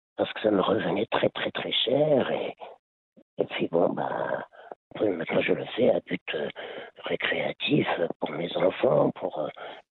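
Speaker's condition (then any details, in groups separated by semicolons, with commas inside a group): Laryngeal cancer; part of lung removed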